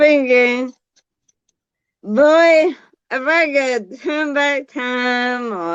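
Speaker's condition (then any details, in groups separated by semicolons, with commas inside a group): Bulbar ALS, bulbar onset; losing ability to speak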